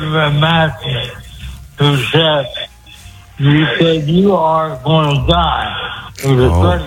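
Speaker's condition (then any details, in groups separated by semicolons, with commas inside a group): Speech impediment; deaf in left ear, past cataract; hard to understand, worse over speakerphone in echo room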